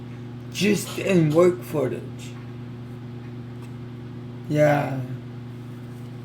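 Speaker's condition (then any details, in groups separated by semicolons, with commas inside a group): Cerebral palsy; affects legs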